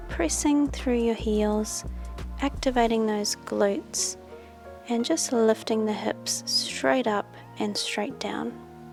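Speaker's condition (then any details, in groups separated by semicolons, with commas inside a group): No condition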